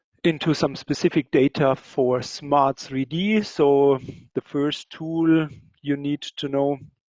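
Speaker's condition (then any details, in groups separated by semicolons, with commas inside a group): No condition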